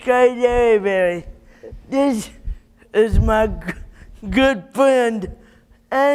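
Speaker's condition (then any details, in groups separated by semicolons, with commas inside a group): Cerebral palsy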